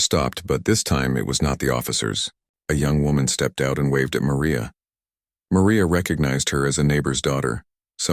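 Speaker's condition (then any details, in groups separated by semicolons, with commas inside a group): No condition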